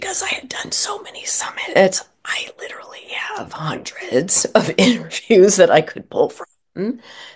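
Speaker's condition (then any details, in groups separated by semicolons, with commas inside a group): Spasmodic dysphonia; neurological voice disorder, Vocal cord spasms seen on nasal scope, onset at speaking panel, cause unclear; year and a half since diagnosis, Vocal therapy, Jim Bostock's Vocal Freedom Program, LA support group; voice dried then lost, vowels hard, at worst inaudible, hard to talk and breathe, long whispering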